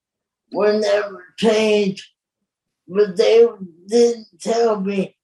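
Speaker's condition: Cerebral palsy; born very premature

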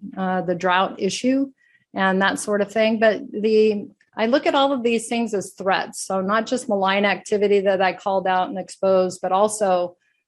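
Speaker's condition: No condition

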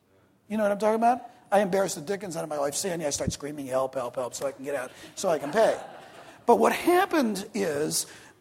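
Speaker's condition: No condition

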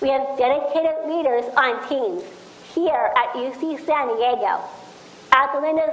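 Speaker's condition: Down syndrome; extra chromosome; speech problems

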